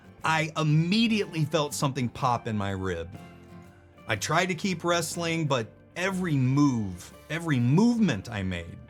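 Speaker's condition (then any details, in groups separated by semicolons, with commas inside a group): No condition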